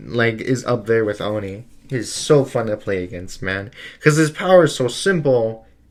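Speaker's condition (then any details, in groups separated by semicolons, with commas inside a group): No condition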